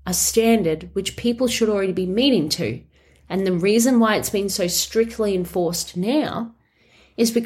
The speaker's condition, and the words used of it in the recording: No condition.